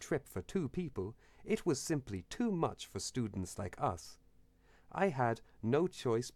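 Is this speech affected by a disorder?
No.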